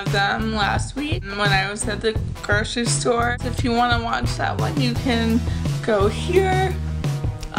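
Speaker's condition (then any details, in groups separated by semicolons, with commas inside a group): Cerebral palsy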